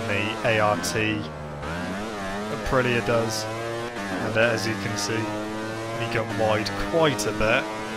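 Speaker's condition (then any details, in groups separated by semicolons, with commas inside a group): No condition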